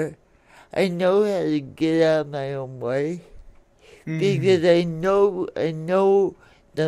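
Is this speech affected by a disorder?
Yes: cerebral palsy; speech affected.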